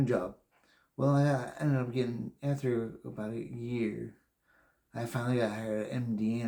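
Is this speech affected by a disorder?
Yes: brain injury; memory greatly affected.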